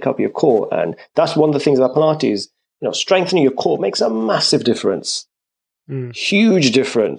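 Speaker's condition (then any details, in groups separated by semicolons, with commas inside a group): No condition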